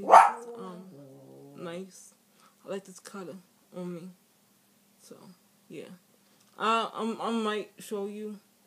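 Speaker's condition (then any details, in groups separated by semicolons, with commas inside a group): Speech impairment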